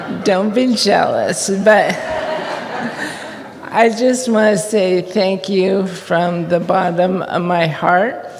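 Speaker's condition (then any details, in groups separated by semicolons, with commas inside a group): ALS; onset in feet, then hands and body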